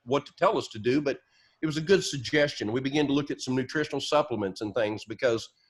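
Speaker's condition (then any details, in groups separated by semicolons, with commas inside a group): No condition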